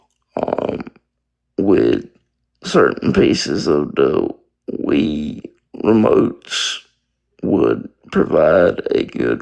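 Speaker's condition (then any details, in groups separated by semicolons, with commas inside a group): Spastic quadriplegic cerebral palsy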